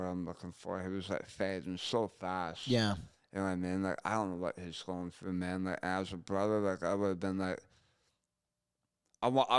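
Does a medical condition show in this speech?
Yes: gunshot injury to chin; speech much improved, may still be hard to understand.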